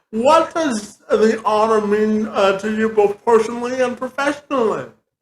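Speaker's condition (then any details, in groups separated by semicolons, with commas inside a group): Cerebral palsy; since birth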